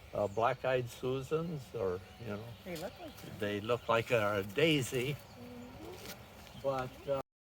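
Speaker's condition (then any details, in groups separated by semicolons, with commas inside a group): No condition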